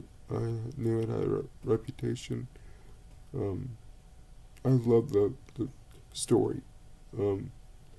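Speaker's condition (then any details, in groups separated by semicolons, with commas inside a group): Cerebral palsy; speaks relatively well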